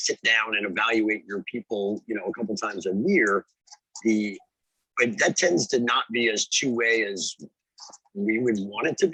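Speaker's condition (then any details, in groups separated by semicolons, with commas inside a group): No condition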